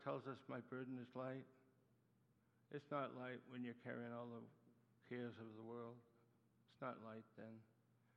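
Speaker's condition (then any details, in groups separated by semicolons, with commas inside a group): Parkinson's disease; Parkinson's attacks muscles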